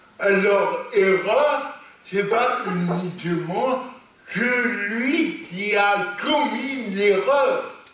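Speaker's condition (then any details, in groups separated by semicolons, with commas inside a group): Cerebral palsy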